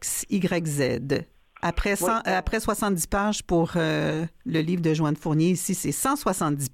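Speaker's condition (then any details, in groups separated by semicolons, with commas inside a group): No condition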